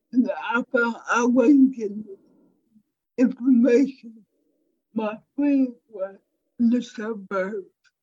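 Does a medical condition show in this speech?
Yes: cerebral palsy; speech impairment, voice sounds different, strangers wrongly assume cognitive disability on hearing voice.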